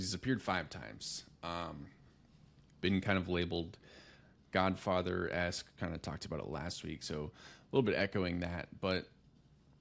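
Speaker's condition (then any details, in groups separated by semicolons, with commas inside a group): No condition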